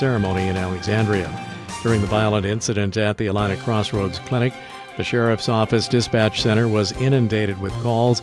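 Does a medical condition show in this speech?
No.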